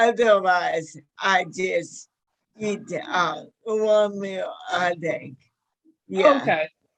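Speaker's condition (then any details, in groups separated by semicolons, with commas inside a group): Motor neuron disease; severe spasticity in hips and legs, balance affected; five years since diagnosis, walker or wheelchair, slowly progressing; onset with slurred words, speaking difficulty, voice strength varies daily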